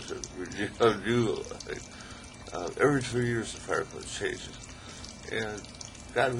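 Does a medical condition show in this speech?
Yes: ALS; still able to talk, articulate.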